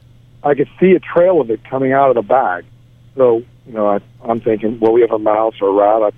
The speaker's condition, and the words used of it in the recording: No condition.